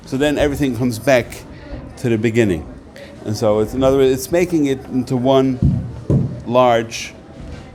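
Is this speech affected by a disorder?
No.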